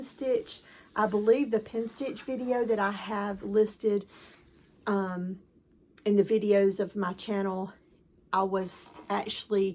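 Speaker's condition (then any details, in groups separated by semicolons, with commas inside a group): No condition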